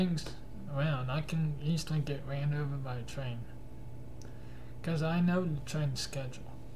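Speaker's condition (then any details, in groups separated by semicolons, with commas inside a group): Cerebral palsy; cannot stand beyond 10 minutes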